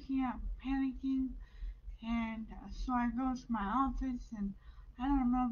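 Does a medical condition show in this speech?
Yes: brain injury.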